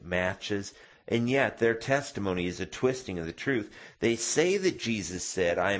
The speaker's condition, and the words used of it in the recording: No condition.